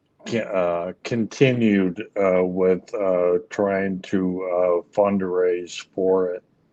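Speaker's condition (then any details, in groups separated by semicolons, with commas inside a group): ALS; speech issues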